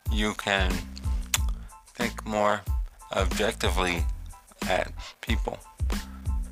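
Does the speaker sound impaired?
Yes: cerebral palsy; multiple childhood bone surgeries in the 70s, pre-op sedatives, codeine shots after surgery.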